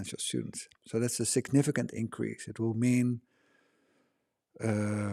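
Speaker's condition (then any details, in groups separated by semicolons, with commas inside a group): No condition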